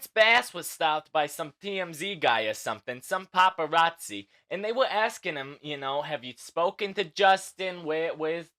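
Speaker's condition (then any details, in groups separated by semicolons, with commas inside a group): No condition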